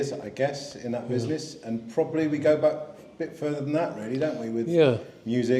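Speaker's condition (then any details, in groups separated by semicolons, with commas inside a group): No condition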